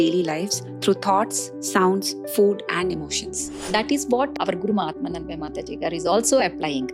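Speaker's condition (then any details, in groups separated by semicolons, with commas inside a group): No condition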